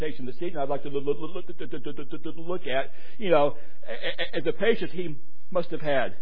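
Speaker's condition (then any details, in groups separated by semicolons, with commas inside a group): Stuttering; struggled with it for a while, adults at gadsdale said stutter barred preaching; tired tonight, feels an hour later, stutters more; stutters more when tired; repeated sounds, blocks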